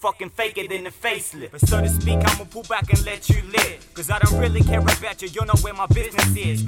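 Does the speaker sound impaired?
No.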